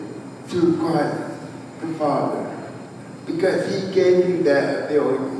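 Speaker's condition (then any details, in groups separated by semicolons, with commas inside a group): Cerebral palsy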